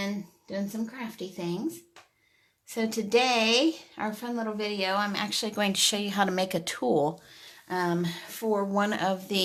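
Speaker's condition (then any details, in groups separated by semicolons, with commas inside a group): No condition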